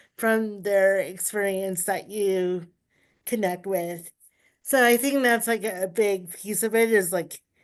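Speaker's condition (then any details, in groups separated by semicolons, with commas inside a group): Cerebral palsy; uses power wheelchair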